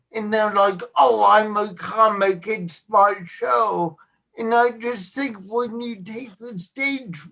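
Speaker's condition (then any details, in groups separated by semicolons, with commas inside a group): Cerebral palsy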